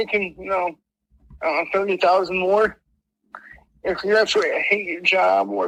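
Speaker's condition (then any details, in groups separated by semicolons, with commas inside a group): Mild cerebral palsy; speech impediment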